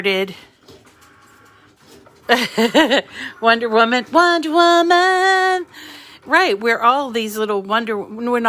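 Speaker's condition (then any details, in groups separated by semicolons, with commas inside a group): No condition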